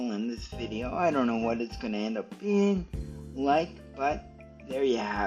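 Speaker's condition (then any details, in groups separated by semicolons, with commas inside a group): Cerebral palsy; stiff muscles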